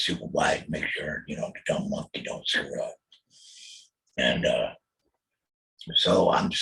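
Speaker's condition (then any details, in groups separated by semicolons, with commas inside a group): Total laryngectomy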